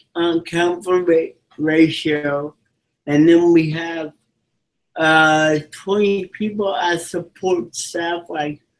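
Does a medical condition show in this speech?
Yes: cerebral palsy; from birth, physical disability.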